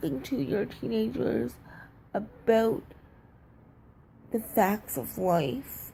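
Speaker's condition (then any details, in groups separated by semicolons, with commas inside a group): Cerebral palsy, triplegia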